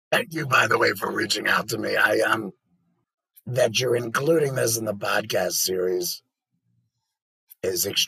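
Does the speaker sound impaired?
Yes: laryngectomy; larynx removed 2019, stoma, Shiley trach tube after surgery, secondary voice prosthesis 7 months later at another hospital; speaks with voice prosthesis, no natural voice; electrolarynx hard to use and not understood by others, including on phone.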